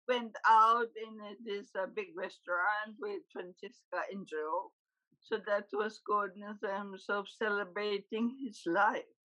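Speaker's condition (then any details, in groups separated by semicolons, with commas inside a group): Huntington's disease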